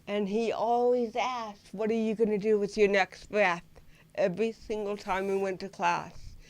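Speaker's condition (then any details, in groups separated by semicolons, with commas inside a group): Cerebral palsy; lifelong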